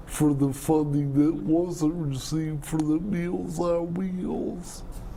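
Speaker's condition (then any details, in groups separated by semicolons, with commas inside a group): Cerebral palsy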